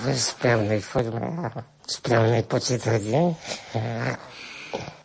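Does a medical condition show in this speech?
Yes: spinal muscular atrophy with tracheostomy; congenital progressive muscle wasting, onset early childhood, tracheostomy at age 14, ventilator breathing support; 24 years old, ventilator-assisted breathing via tracheostomy, progressive loss of ability to move; had to learn to push ventilator-delivered air up to vocal cords to speak.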